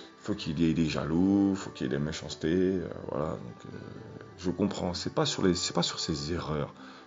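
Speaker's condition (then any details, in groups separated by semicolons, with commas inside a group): No condition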